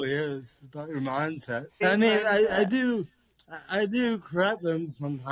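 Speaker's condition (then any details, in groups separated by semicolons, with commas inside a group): Cerebral palsy; speech affected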